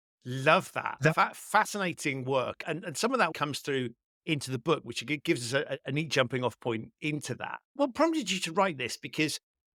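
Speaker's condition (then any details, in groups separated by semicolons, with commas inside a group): No condition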